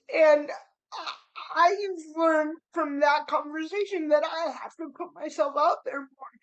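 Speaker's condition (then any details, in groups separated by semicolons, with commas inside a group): Cerebral palsy; spastic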